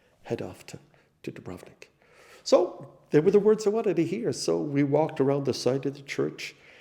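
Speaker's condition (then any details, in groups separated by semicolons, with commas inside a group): No condition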